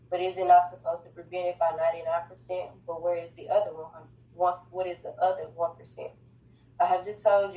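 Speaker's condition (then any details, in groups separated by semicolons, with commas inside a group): No condition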